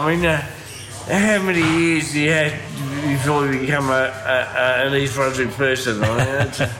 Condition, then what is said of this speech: Ataxia. No, I have been in many pubs, and which is a horrible thing to say when you got a voice like mine that slurs, and people say, it sounds like you.